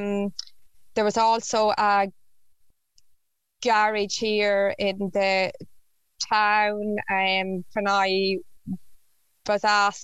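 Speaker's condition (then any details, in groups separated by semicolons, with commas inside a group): Stutter; developmental, onset about age 3, worsened into teens, childhood speech therapy unhelpful, cause unknown; adult, lifelong, good speech day at recording, good days and bad days; stutters more when rushed or listeners rude, badly with new people, rarely with close friends, family; prolonged sounds, blocks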